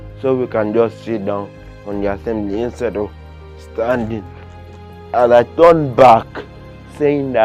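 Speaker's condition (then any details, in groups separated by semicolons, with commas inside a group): Cerebral palsy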